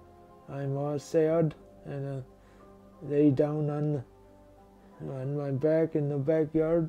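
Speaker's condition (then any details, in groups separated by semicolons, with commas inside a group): Traumatic brain injury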